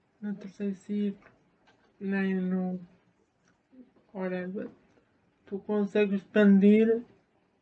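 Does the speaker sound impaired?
Yes: spastic cerebral palsy; spastic motor type.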